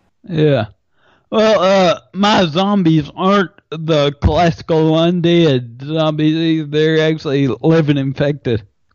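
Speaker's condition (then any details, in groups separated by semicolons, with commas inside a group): Friedreich's ataxia; uses speech recognition software for writing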